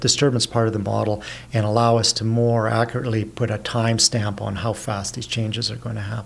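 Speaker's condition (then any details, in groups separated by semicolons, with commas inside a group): No condition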